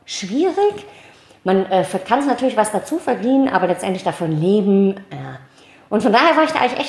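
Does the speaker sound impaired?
Yes: cleft palate, mild.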